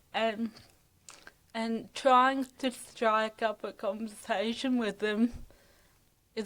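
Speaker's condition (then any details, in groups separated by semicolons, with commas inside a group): Cerebral palsy (athetoid)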